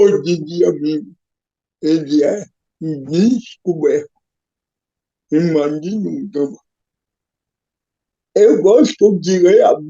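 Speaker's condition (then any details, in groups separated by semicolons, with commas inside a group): Cerebral palsy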